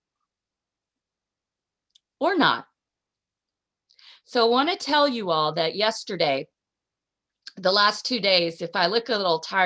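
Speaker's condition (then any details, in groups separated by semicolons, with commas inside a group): No condition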